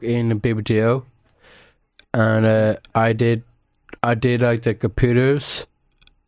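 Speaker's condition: Down syndrome; congenital

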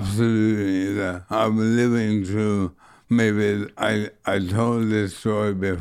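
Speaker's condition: Motor neuron disease; bulbar motor neuron disease, affecting throat and neck, about a year since onset, may later affect hands and legs; losing voice, ragged voice, sometimes hard to understand, speaking takes effort, hears own voice differently, swallowing affected

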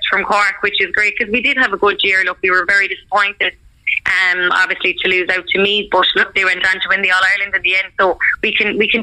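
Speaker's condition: No condition

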